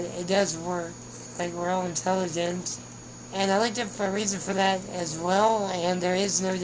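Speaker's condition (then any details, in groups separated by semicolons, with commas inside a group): Spinal muscular atrophy; tracheostomy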